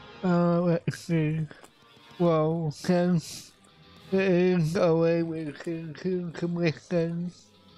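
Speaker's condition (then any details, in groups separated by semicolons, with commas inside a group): Cerebral palsy; affects voice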